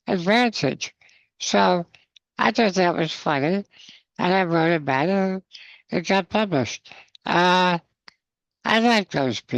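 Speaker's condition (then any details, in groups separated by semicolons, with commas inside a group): Spinal muscular atrophy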